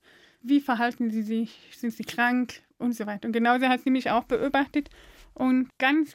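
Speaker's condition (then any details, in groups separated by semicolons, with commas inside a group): Deafness; deaf since birth, diagnosed by brainstem audiometry, suspected oxygen lack from cord around neck at birth; hearing aids worn in training, removed for deaf competitions, counts score aloud, uses hand signs; speaks very clearly, spoken language learned via early intervention, mother, Aachen deaf kindergarten, balloons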